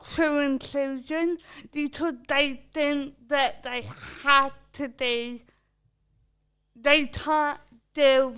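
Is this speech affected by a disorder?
Yes: cerebral palsy.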